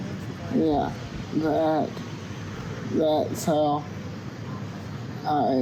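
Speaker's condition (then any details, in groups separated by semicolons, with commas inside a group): Cerebral palsy; cannot walk unaided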